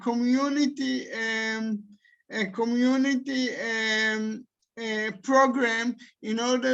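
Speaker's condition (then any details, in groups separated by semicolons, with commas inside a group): Cerebral palsy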